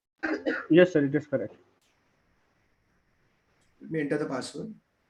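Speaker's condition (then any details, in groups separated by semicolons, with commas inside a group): No condition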